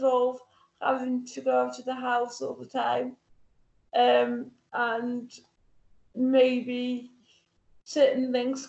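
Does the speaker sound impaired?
Yes: cerebral palsy; full-time wheelchair user.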